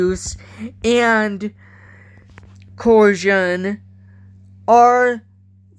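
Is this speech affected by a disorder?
Yes: cerebral palsy.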